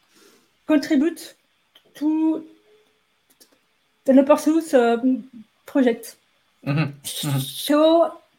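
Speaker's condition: Stuttering; led to rejection from computer science master's program; prolonged sounds, blocks

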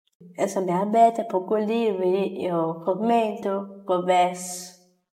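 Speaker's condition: Down syndrome; genetic condition, trisomy 21

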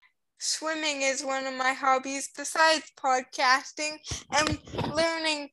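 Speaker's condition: Cerebral palsy; slowed brain-to-muscle signalling

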